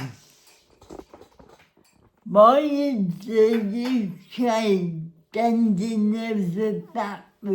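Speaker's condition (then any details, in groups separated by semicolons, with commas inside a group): Cerebral palsy; spastic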